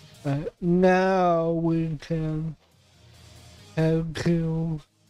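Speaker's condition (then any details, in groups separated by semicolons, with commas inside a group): Cerebral palsy; affects voice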